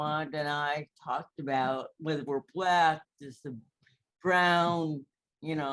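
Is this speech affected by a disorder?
Yes: cerebral palsy.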